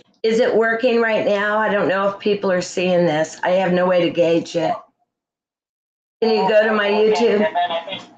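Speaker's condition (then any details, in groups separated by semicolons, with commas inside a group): No condition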